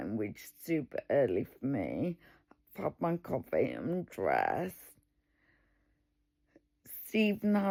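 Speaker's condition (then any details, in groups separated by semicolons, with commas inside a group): Multiple sclerosis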